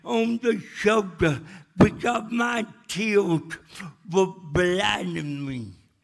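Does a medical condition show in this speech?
Yes: cerebral palsy; speech still affected.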